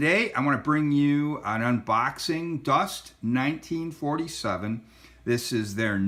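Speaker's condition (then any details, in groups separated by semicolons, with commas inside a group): No condition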